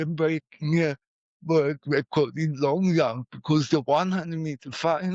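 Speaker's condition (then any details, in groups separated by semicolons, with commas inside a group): Cerebral palsy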